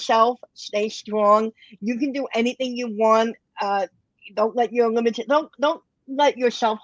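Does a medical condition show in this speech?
Yes: cleft lip and palate, bilateral.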